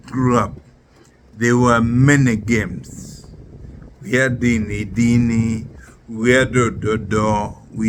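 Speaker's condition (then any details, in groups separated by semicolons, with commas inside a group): Neurological disease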